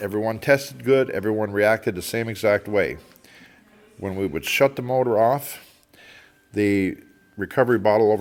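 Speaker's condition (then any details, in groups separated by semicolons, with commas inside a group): No condition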